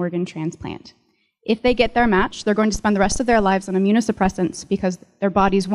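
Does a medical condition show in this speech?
No.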